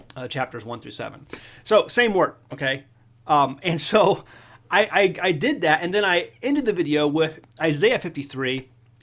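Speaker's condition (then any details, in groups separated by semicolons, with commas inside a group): No condition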